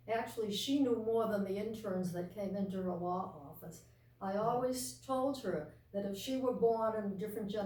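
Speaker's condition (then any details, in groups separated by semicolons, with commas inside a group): No condition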